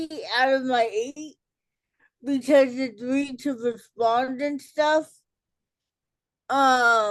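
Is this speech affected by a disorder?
Yes: cerebral palsy; childhood speech delay.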